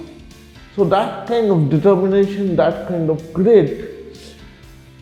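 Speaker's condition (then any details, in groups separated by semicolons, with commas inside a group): Cerebral palsy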